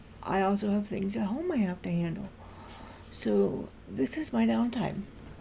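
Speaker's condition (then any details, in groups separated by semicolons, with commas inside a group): Cerebral palsy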